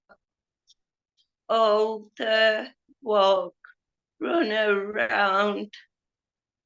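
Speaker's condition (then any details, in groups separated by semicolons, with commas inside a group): Cerebral palsy; affects speech and mobility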